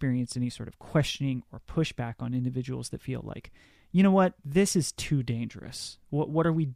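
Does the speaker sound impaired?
No.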